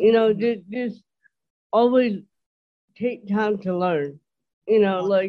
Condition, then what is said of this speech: Dysarthria. But yeah, I have a speech impediment called dysarthria.